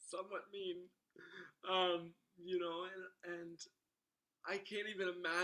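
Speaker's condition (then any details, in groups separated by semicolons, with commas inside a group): Cerebral palsy; wheelchair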